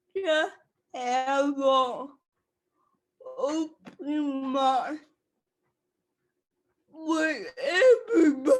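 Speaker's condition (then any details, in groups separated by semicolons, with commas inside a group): Cerebral palsy; since childhood, uses wheelchair, affects mobility; speech affected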